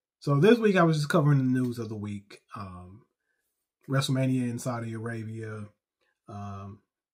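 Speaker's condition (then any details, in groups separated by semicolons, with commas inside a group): No condition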